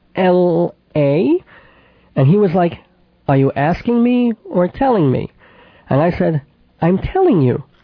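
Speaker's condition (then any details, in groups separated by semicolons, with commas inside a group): Cleft palate with lisp, cleft lip and palate, mild; childhood consonants formed via sinuses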